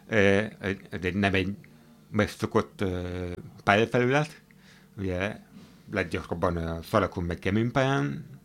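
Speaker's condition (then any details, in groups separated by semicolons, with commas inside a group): Hearing impairment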